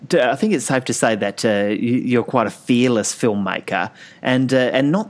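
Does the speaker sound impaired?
No.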